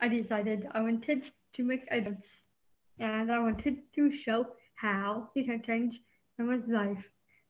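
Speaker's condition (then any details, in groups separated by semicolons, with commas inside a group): Down syndrome; congenital, stutter; brought out by anxiety, learned to control stutter for public speaking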